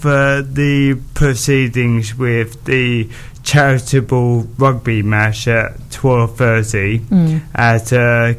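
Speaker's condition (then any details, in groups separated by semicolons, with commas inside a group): Motor neurone disease; progressive neurological disorder affecting muscles throughout the body; diagnosed about nine months before recording, balance problems and falls, mobility impacted, drags legs walking; speech heavily impacted, slowed down, slurred around the edges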